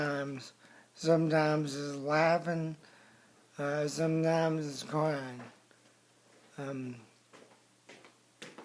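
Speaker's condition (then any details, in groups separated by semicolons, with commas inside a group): ALS, bulbar onset; onset slurred speech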